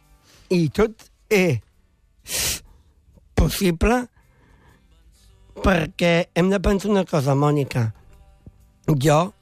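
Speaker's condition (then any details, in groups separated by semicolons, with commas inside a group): Down syndrome; congenital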